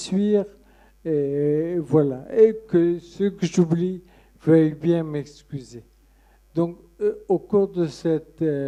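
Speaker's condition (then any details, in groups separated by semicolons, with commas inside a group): Friedreich's ataxia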